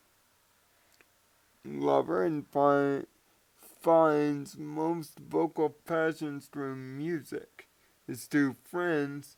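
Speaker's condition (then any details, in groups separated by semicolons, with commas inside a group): Cerebral palsy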